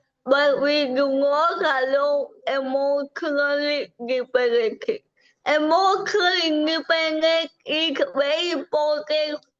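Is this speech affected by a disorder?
Yes: cerebral palsy; from birth.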